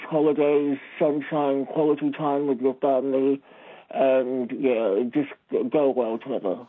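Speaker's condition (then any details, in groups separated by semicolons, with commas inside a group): Speech impediment; disability with speech impediment; sometimes fumbles answers on air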